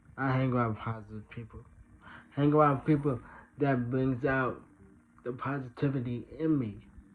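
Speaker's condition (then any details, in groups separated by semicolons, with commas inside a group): Traumatic brain injury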